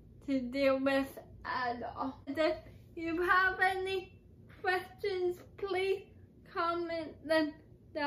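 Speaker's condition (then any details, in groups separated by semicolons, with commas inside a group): Cerebral palsy; uses crutches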